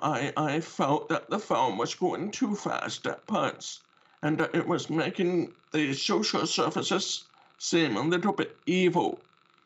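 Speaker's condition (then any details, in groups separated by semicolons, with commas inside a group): Deafness with cochlear implant; brown cochlear implant on side of head, once damaged by water from hose and repaired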